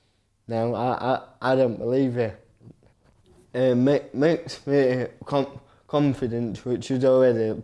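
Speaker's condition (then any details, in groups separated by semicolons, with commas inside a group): Cerebral palsy; affects coordination; speech sounds unusual, mistaken for drunk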